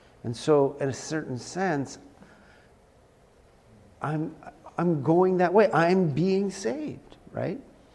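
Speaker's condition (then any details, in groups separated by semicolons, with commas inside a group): No condition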